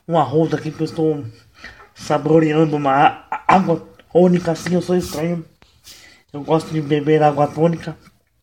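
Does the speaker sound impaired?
Yes: cerebral palsy, mild; wheelchair user, motor function affected; voice mildly affected, occasional voice breaks.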